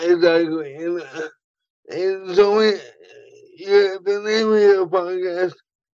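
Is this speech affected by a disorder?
Yes: cerebral palsy; voice affected once in a while, talks funny sometimes, mental capability unaffected.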